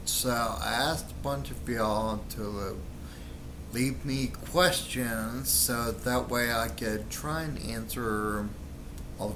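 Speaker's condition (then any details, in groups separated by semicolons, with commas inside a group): Friedreich's ataxia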